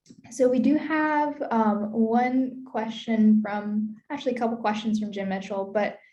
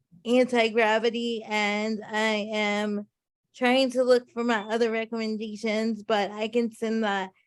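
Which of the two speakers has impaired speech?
The second: cerebral palsy.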